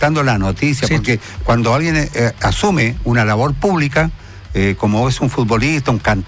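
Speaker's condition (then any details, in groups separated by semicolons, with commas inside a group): No condition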